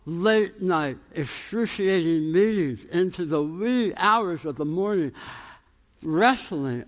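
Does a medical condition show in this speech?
Yes: tongue cancer, jaw reconstruction, osteonecrosis of jaw after radiation; mandible bone graft.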